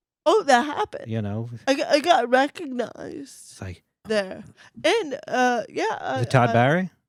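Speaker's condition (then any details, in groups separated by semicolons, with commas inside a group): Cerebral palsy; very mild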